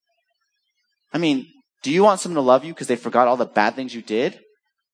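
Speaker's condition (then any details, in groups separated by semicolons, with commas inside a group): No condition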